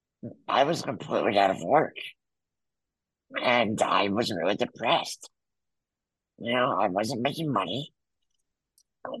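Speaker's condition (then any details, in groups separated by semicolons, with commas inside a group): Muscular dystrophy; congenital, wheelchair user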